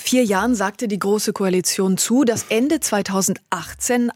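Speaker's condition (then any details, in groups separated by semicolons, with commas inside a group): No condition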